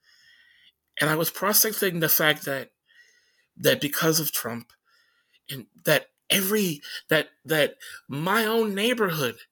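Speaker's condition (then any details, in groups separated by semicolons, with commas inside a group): Stutter; stuttering during conversation; repeated words, blocks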